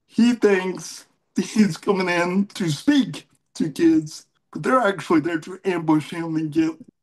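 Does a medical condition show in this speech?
Yes: cerebral palsy.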